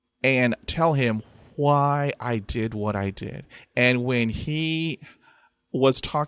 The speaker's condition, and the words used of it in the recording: Stuttering. It's just I can't say my name.